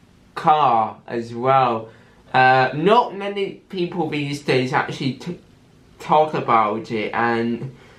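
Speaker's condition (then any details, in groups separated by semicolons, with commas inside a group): Cerebral palsy with stammer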